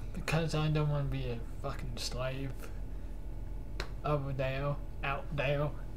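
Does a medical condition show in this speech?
Yes: cerebral palsy.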